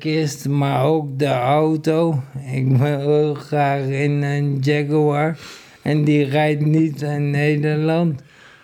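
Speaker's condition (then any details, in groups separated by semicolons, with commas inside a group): ALS; incurable muscle disease, first symptoms cramps; feels speech, swallowing and breathlessness improved on medication, speaks better than eighteen months ago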